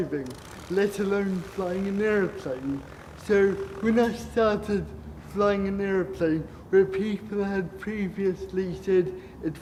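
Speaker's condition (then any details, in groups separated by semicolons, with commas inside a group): Cerebral palsy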